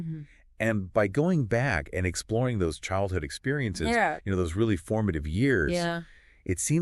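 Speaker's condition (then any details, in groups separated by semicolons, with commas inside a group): No condition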